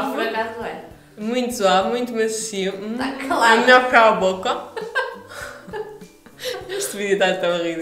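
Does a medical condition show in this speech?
No.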